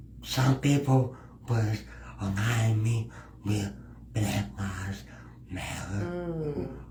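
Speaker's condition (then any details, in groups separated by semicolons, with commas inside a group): Cerebral palsy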